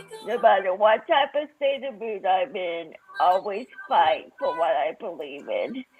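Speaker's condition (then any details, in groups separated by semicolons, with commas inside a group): Cerebral palsy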